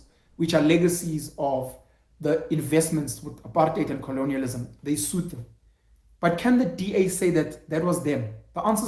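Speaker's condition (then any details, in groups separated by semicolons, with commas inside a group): No condition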